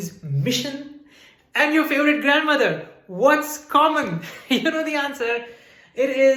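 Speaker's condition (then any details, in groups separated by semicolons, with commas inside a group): No condition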